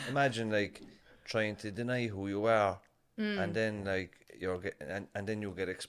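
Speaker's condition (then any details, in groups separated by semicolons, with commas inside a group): No condition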